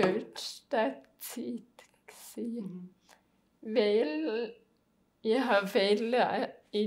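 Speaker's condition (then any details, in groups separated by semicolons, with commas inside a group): Multiple sclerosis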